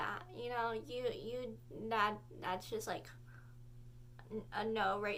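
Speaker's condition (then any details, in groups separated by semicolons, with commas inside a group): Cerebral palsy; spastic type, prenatal stroke, whole body, right side weakest; dystonia mostly arm and hand after surgery, botox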